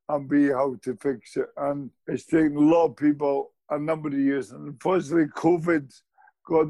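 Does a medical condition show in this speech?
Yes: motor neurone disease; diagnosed at 46 after about 6 months, began with twitches and muscle wasting, no pain, no effective drug; still speaks, host calls speech eloquent.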